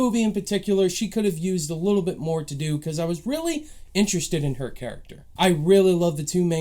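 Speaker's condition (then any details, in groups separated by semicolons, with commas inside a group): No condition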